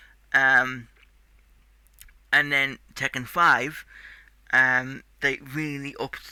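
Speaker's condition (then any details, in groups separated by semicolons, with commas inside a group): Cerebral palsy; tight muscles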